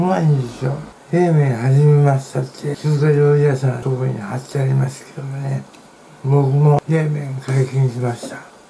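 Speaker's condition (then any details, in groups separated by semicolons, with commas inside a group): Tongue cancer, partial glossectomy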